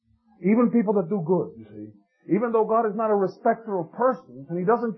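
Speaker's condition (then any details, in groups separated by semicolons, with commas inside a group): No condition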